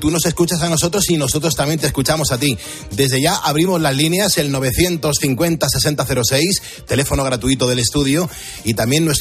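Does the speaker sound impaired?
No.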